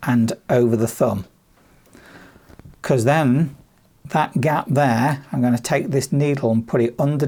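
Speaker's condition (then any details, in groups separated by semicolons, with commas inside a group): No condition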